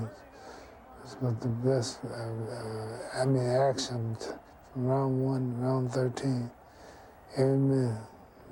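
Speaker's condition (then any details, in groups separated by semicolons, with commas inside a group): Parkinson's syndrome; sometimes slurred speech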